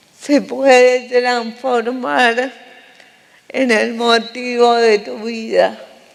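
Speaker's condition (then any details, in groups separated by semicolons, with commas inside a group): Cerebral palsy; respiratory arrest at birth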